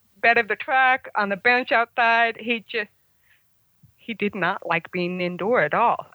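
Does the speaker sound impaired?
Yes: congenital hearing loss, congenital, about 75% hearing loss; congenital deafness.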